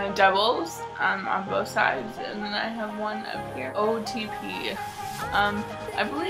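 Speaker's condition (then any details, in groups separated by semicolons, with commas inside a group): Cerebral palsy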